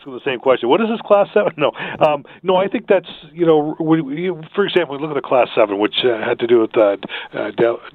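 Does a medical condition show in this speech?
No.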